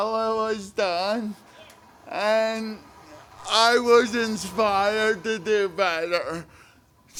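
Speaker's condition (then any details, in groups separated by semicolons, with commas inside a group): Spastic cerebral palsy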